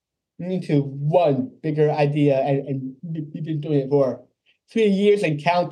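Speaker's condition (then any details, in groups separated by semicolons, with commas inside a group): Down syndrome; congenital, lifelong; age 26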